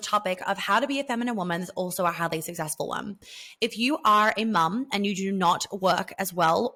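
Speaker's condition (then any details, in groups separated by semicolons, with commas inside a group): No condition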